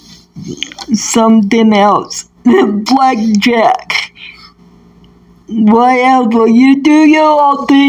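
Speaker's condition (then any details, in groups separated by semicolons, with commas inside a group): Cerebral palsy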